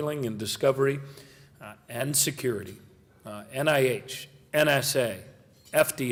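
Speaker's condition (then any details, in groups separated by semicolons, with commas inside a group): No condition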